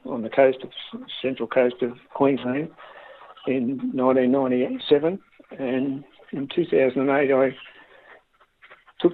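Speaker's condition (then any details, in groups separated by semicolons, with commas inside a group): Parkinson's disease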